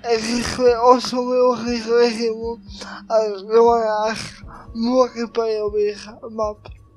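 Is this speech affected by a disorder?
Yes: cerebral palsy.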